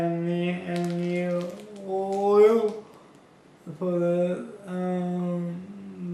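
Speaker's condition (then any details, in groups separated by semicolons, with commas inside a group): Cerebral palsy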